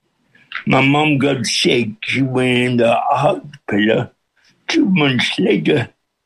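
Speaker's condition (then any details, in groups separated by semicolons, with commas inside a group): Cerebral palsy with speech impediment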